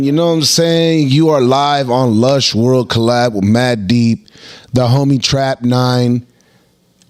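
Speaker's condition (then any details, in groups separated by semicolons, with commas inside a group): No condition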